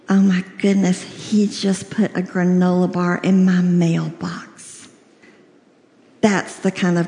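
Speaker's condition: Cleft lip and palate, severe

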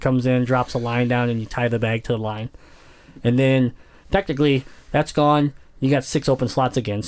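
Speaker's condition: Cleft palate; congenital cleft palate

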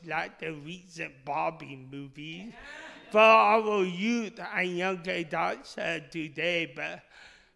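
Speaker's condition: Speech impediment; initially misdiagnosed

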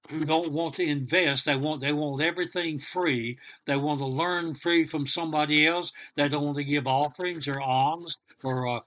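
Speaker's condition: No condition

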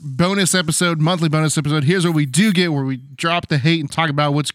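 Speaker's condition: No condition

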